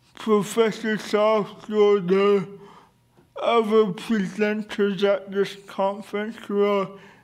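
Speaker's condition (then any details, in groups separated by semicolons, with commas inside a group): Cerebral palsy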